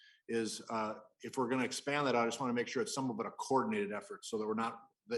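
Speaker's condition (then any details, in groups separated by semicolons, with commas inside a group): No condition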